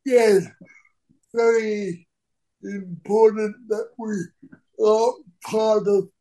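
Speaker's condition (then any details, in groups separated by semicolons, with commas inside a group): Cerebral palsy; cerebral palsy since birth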